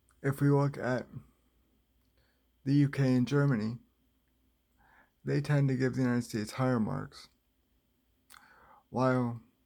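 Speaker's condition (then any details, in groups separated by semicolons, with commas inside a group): Cerebral palsy, spastic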